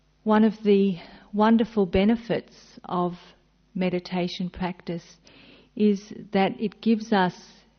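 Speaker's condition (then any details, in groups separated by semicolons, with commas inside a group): No condition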